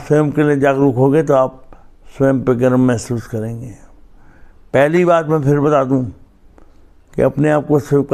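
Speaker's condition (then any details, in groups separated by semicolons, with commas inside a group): Cerebral palsy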